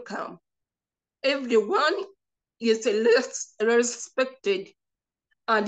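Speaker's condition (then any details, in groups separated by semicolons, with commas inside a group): Cerebral palsy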